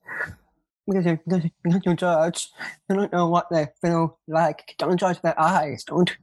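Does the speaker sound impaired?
Yes: Down syndrome.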